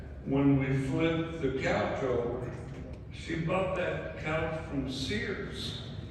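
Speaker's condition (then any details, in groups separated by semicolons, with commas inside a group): ALS; mainly right side and both legs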